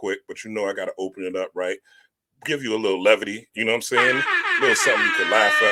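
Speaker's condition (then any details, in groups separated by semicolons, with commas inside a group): No condition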